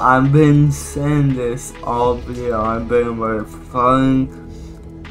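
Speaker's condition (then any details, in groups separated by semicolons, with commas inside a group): Cerebral palsy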